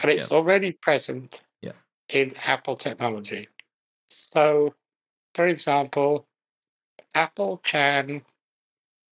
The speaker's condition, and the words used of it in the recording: Muscular dystrophy. You're trying to find ways of saying things in the fewest amount of words possible to conserve your breath.